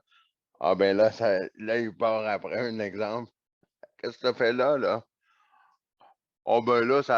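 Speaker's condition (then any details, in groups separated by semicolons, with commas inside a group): Neonatal cerebral palsy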